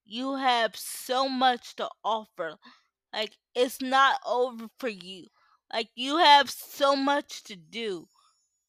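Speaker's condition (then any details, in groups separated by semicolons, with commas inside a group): Cerebral palsy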